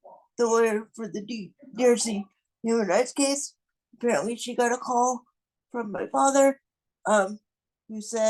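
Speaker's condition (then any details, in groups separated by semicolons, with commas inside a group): Cerebral palsy; non-progressive, will not improve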